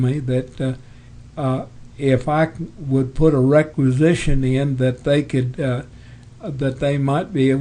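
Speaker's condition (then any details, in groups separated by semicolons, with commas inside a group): Parkinson's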